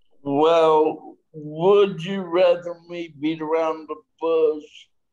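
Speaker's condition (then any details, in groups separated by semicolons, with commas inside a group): Traumatic brain injury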